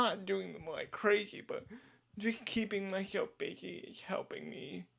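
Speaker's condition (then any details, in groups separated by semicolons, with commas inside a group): Cerebral palsy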